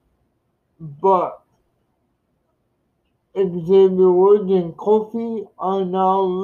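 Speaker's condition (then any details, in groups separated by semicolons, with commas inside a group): Cerebral palsy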